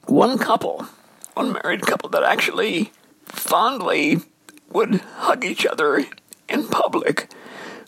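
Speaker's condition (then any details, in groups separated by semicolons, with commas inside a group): Dysphonia; onset during recording project, lost singing voice, steroid dose allowed finishing last 28 songs; raspy, sometimes squeaky, strained voice, lost ability to sing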